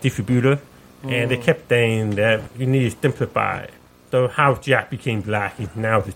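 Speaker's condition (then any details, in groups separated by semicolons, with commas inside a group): Profound deafness, deaf accent, sensorineural hearing loss; hears through cochlear implant on side of head, hearing aids gave about 10% of current hearing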